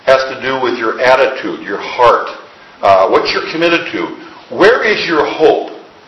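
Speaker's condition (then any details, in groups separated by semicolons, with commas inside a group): No condition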